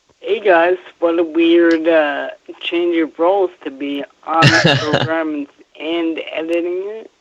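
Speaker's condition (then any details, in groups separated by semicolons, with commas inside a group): Friedreich's ataxia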